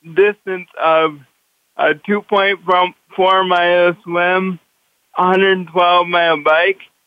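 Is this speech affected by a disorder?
Yes: cerebral palsy; brain cannot reliably direct muscles, walks with walker, must consciously control every movement including holding head up; pushed and pulled through triathlon races by father.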